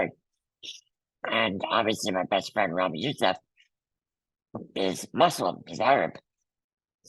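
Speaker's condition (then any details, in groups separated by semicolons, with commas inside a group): Muscular dystrophy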